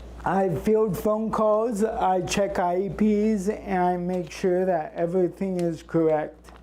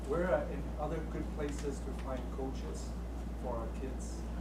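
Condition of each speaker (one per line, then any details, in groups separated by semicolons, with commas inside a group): Cerebral palsy; since birth
No condition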